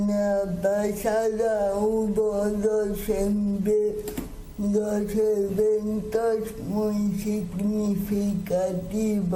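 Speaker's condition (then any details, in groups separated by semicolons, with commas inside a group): Cerebral palsy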